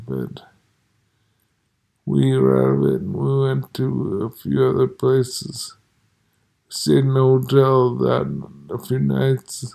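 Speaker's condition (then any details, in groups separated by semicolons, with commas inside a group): Multiple sclerosis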